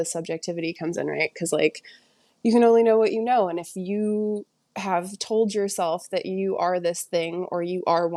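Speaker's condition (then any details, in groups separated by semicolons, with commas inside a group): No condition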